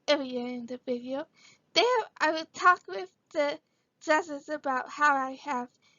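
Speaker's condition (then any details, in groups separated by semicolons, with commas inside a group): Cerebral palsy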